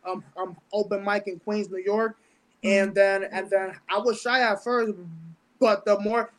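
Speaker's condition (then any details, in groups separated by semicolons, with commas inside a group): Stutter; mild speech impediment since about age 10, hears things funny; fears certain words not coming out; repeated sounds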